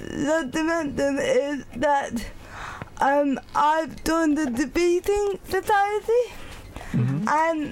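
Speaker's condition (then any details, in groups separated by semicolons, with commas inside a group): Cerebral palsy; cognitive function unaffected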